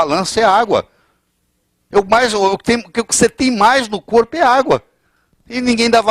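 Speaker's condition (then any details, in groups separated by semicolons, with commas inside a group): No condition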